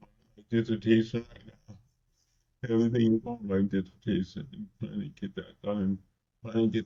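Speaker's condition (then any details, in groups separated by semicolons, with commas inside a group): Cerebral palsy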